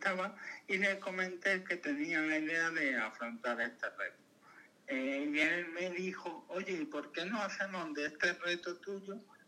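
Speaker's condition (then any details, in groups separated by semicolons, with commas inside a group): Cerebral palsy; caused by meningitis in birth canal during birth, lifelong physical motor disability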